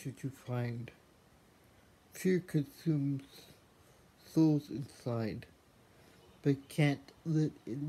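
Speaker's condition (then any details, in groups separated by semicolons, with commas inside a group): Athetoid cerebral palsy; speech, wheelchair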